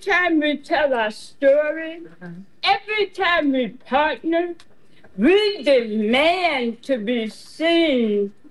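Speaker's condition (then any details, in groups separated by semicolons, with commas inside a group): Partial tongue removal; stage 3 tongue cancer, partial tongue removal in 2016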